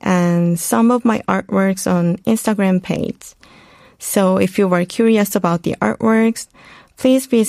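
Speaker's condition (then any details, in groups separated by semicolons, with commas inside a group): No condition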